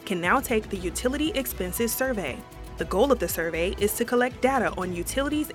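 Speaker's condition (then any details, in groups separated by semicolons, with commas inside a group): No condition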